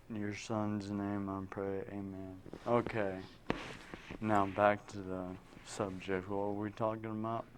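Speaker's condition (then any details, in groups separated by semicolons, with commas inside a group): Traumatic brain injury; now talking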